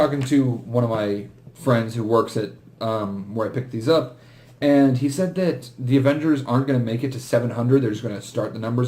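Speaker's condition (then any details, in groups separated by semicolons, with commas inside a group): No condition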